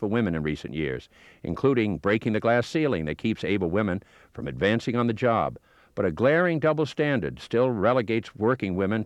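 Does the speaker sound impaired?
No.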